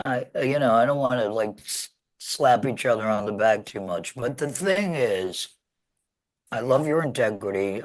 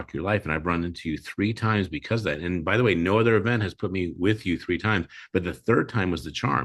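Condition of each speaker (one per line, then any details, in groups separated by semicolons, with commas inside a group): Laryngectomy; laryngectomy after throat cancer, larynx removed, neck stoma; 11 years since surgery; lost natural voice, talking hard, strains voice
No condition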